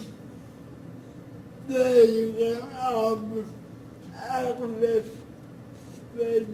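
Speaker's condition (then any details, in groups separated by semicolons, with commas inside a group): Cerebral palsy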